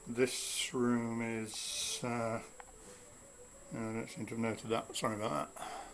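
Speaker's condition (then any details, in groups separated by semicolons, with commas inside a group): No condition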